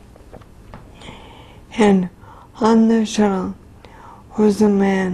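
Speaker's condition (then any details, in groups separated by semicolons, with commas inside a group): Traumatic brain injury; once expected to only learn minimal muttering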